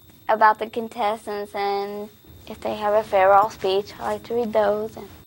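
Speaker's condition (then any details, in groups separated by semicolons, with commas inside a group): Cerebral palsy; spastic, birth oxygen loss from prolapsed cord, grade 4 brain bleed, newborn intubation, physical therapy; told in infancy would probably never speak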